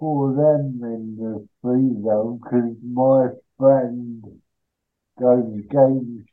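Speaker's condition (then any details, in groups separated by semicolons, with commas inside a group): Cerebral palsy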